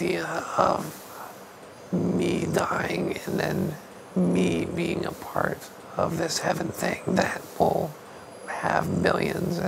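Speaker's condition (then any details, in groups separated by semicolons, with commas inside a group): ALS; young man, hospital bed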